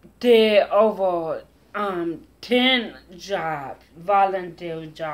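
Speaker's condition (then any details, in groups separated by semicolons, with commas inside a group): Mild cerebral palsy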